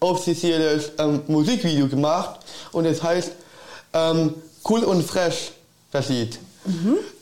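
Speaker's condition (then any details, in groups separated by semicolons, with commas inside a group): Down syndrome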